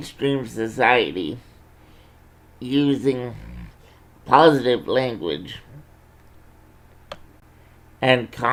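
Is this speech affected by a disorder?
Yes: cerebral palsy.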